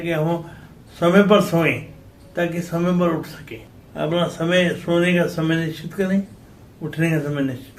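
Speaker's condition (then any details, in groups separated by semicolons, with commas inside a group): Cerebral palsy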